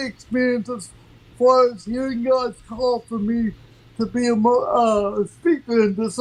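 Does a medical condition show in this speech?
Yes: cerebral palsy; from birth.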